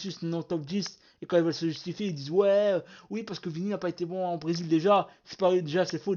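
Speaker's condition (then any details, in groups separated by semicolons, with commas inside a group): No condition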